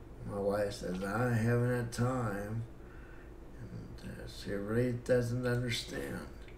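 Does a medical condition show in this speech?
Yes: cerebral palsy; breathing fine.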